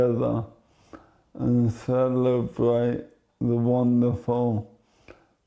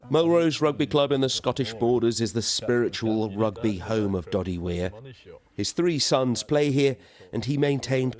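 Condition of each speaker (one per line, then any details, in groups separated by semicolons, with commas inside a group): Motor neurone disease; diagnosed about 2.5 years ago
No condition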